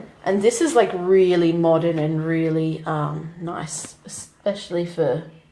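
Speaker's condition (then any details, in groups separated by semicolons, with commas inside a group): No condition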